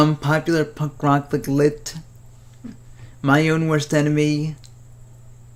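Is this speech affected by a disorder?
Yes: cerebral palsy.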